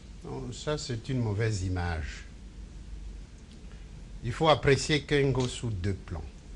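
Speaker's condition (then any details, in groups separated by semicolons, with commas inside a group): No condition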